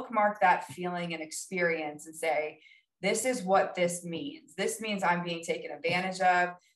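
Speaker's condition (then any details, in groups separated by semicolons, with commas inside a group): No condition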